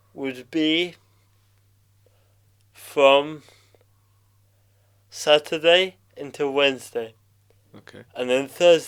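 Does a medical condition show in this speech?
Yes: cerebral palsy.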